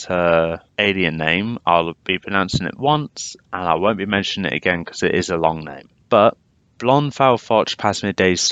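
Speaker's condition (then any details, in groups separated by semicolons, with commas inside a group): No condition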